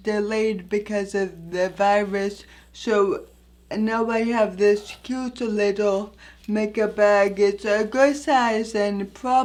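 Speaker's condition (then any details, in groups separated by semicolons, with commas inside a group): Anoxic brain injury; anoxic, 23 minutes without oxygen, service dog for balance; injury at age 22; voice sounds affected by injury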